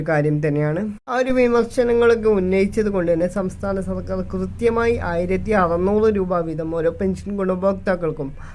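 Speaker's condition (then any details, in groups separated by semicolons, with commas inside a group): No condition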